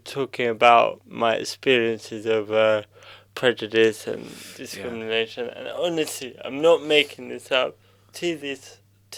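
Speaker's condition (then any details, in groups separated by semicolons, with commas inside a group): Cerebral palsy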